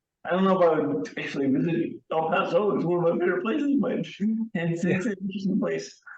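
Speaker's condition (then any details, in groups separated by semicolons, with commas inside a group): Cerebral palsy; wheelchair user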